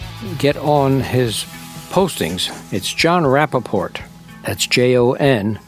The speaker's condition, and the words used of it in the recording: No condition.